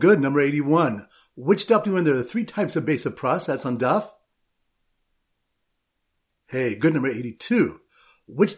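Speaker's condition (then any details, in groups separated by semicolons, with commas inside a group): No condition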